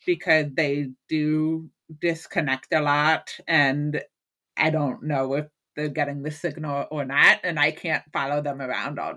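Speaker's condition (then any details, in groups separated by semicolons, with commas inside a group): Hearing loss; hearing aid and cochlear implant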